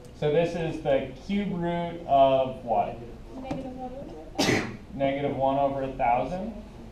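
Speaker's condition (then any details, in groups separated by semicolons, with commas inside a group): No condition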